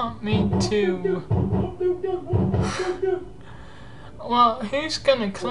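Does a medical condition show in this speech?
Yes: cerebral palsy.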